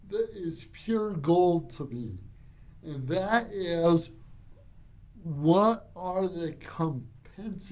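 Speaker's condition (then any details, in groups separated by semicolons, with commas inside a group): Cerebral palsy; from birth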